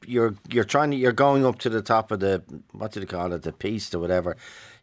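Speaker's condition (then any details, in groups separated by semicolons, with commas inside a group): No condition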